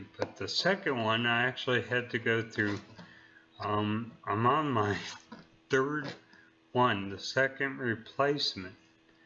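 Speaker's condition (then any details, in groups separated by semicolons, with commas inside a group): Neurological disease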